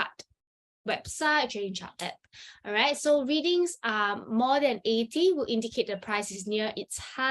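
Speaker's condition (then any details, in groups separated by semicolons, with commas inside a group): No condition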